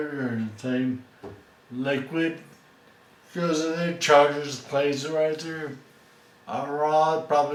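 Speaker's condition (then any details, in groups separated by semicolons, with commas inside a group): Friedreich's ataxia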